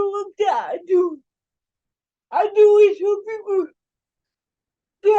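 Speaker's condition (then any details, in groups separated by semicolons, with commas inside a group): Cerebral palsy; from birth, uses wheelchair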